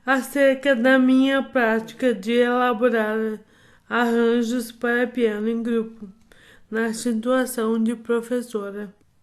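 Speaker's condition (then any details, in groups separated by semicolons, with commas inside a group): Amyotrophic lateral sclerosis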